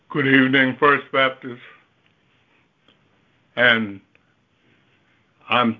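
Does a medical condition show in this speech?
Yes: stroke; several strokes, first stroke took some speech and leg motion, later minor stroke; some speech lost after first stroke.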